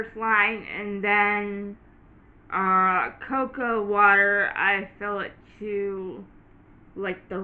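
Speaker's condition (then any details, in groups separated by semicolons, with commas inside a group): Cerebral palsy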